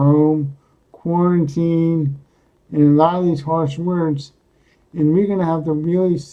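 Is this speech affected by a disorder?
Yes: cerebral palsy; speaks coherently.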